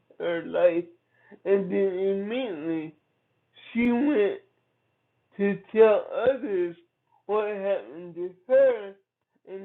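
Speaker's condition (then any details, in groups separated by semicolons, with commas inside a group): Cerebral palsy; from birth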